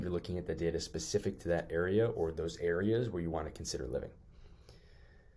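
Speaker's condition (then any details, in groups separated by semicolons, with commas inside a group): No condition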